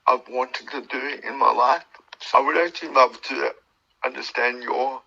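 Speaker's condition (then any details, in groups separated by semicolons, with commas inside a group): Cerebral palsy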